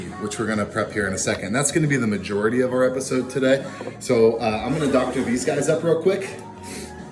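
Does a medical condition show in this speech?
No.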